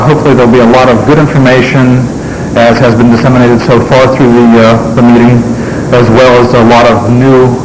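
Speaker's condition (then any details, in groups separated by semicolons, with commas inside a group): No condition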